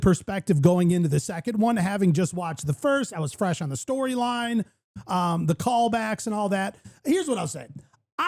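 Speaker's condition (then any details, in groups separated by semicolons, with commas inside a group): No condition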